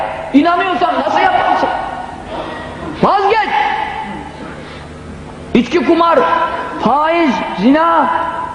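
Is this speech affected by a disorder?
No.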